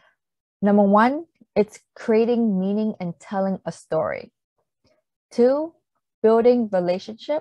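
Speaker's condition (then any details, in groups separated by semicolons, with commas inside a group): No condition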